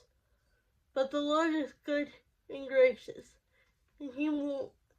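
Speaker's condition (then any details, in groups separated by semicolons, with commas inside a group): Cerebral palsy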